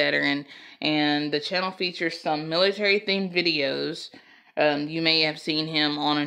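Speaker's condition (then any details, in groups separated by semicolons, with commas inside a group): No condition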